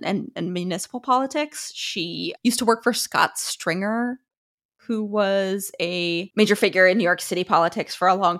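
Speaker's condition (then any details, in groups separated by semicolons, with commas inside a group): No condition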